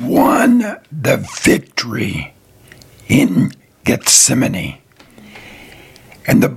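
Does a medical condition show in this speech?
Yes: throat cancer, partial laryngectomy; half of larynx removed, 10 surgeries, tracheostomy tube in neck, sick 3 years, treatments, medications; throat cancer survivor, recovered after 3 years of illness; altered speech from cancer and partial larynx removal.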